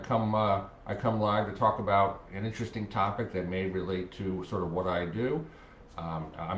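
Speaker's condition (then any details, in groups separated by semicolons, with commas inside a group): No condition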